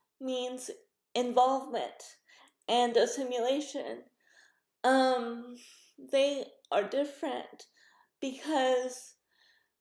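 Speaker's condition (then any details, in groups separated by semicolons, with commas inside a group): Cerebral palsy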